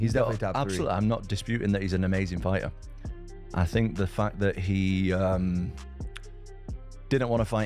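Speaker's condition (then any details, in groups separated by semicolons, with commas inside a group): No condition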